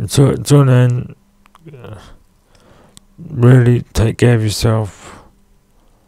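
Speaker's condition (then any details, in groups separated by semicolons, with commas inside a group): Cerebral palsy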